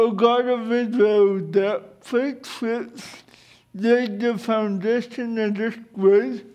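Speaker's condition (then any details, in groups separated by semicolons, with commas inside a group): Cerebral palsy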